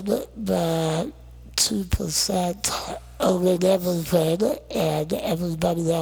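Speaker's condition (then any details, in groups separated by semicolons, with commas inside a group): Non-progressive muscular dystrophy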